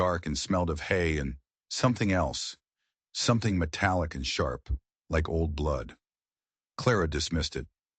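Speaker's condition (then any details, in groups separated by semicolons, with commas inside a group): No condition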